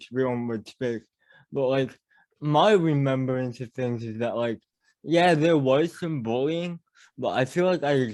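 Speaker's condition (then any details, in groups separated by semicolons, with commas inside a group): Cerebral palsy; mild speech impediment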